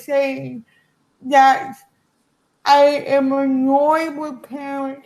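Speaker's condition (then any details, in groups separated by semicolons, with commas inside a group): Cerebral palsy; present from birth; speech affected, sounds like stroke to others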